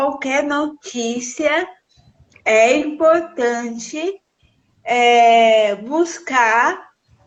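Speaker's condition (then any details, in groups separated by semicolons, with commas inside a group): Cerebral palsy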